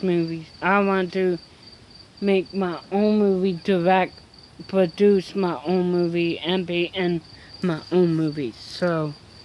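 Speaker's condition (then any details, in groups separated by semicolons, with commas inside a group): Ataxia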